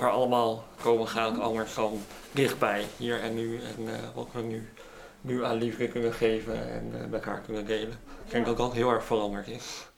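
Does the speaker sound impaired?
Yes: cleft lip; cleft audible in way of speaking.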